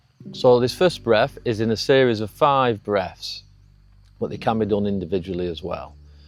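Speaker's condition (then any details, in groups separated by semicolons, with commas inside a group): No condition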